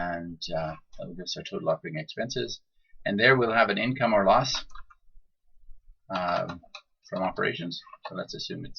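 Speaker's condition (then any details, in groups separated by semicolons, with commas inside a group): No condition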